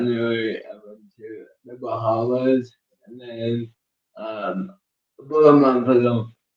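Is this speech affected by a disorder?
Yes: cerebral palsy; uses one hand.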